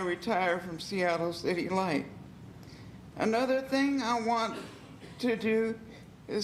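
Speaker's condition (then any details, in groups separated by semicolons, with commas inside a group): Cerebral palsy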